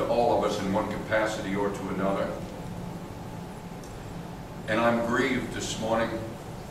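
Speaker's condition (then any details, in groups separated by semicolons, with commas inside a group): No condition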